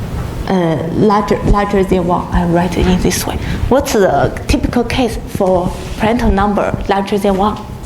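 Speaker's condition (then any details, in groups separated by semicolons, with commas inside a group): No condition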